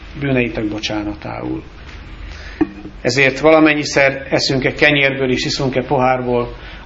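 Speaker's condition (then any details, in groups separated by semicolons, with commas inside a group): No condition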